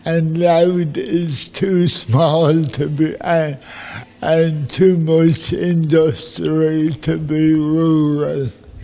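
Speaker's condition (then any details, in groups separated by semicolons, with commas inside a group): Cerebral palsy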